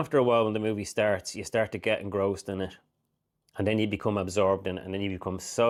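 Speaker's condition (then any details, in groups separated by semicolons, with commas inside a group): No condition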